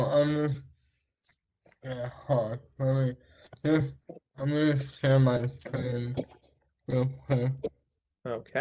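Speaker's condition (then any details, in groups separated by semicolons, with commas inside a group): Traumatic brain injury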